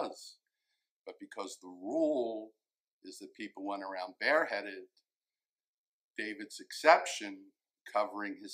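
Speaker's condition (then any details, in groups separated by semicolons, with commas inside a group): No condition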